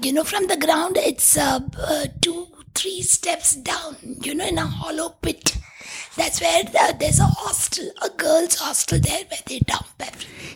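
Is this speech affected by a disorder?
Yes: tracheostomy, vocal cords permanently constricted from smoke inhalation; must block tube hole with finger to be audible, former voice lost, voice called unforgettable.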